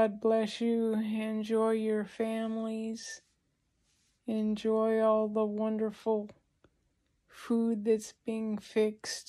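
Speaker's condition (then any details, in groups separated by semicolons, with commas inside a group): ALS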